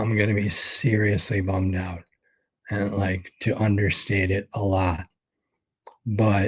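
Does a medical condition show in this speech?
Yes: ALS; expects to lose voice very soon.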